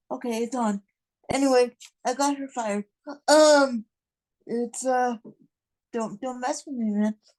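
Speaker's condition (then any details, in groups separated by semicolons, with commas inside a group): Cerebral palsy; non-progressive, will not improve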